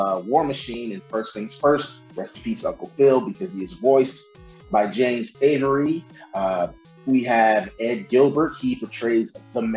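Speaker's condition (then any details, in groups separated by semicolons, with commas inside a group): No condition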